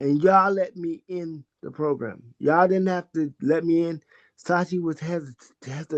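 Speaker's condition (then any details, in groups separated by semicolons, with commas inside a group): Cerebral palsy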